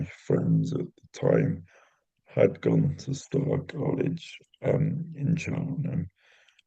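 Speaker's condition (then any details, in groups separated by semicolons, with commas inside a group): Cerebral palsy; intrathecal baclofen pump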